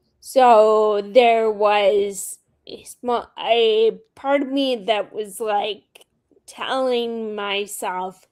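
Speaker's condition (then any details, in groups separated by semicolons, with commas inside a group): Friedreich's ataxia; handwriting and speech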